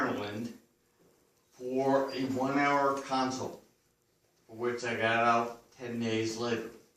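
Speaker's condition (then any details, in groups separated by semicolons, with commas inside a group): Friedreich's ataxia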